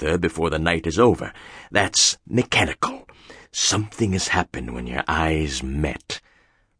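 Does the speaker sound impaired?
No.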